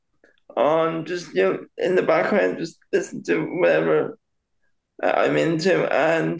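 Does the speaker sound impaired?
Yes: cerebral palsy; very slightly delayed speech.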